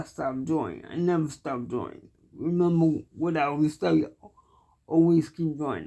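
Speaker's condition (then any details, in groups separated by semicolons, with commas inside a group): Cerebral palsy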